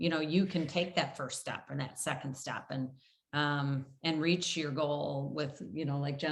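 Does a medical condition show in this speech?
No.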